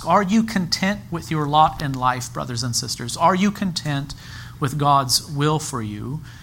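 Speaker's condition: No condition

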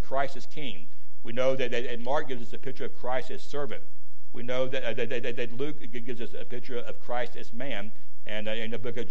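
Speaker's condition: Stuttering; stutter as usual way of talking, recent neck surgery; worse when unwell, mistaken for stroke by Life Squad paramedics; repeated sounds, repeated words

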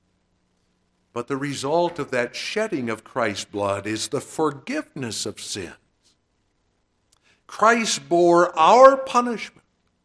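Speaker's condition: No condition

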